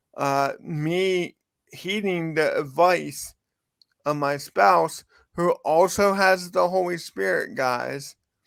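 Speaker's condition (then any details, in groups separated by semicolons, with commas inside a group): Cerebral palsy; from birth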